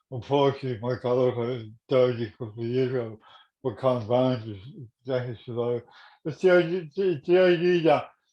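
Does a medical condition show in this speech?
Yes: cerebral palsy.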